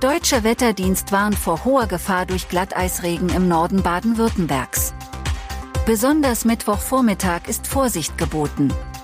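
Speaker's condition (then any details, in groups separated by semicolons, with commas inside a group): No condition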